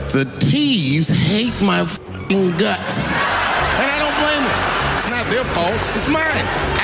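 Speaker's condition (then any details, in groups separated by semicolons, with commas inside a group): No condition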